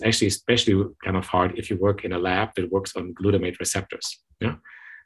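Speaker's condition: No condition

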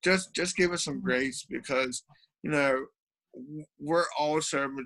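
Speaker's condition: Cerebral palsy; affects arms and hands

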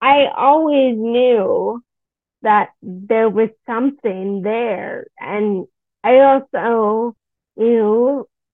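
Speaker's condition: Friedreich's ataxia; speech and swallowing issues

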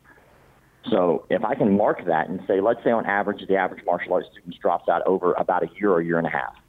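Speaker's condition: Cleft palate; congenital, many surgeries in childhood, facial scars

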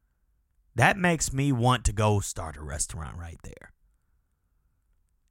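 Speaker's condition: No condition

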